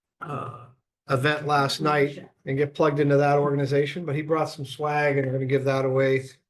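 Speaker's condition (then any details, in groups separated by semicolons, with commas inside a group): No condition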